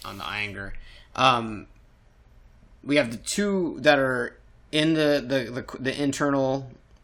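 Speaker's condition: No condition

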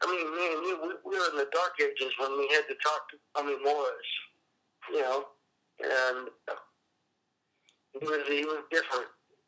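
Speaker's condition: Cerebral palsy; appearance likened to Parkinson's

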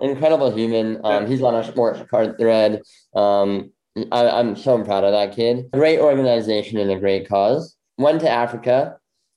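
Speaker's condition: Bilateral cleft lip; congenital bilateral, jaw surgery twice, 13 surgeries, braces 15 years, left ear tumor, left hearing loss

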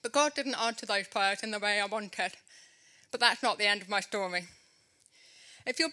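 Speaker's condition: Deafness since birth; congenital, hearing aids since age 2.5, cochlear implant surgery about 10 months ago, no infection, minimal scarring; implant switched on 8 months ago, first only beeps, thumps, vibrations, now hearing better than ever, improving

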